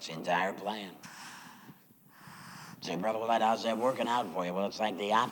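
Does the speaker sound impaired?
Yes: laryngectomy; chemo and radiation.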